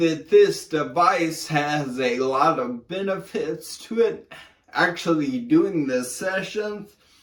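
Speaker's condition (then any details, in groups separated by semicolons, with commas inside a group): Brain injury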